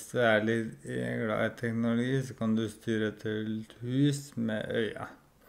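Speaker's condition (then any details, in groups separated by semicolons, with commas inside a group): ALS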